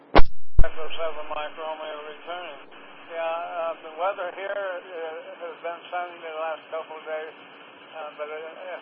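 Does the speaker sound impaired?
Yes: Parkinson's; Parkinson's affecting left side, 72-year-old man.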